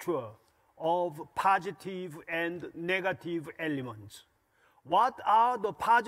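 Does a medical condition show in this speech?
No.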